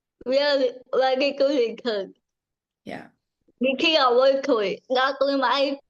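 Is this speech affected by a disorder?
Yes: cerebral palsy; from birth.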